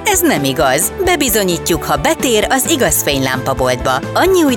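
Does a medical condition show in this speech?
No.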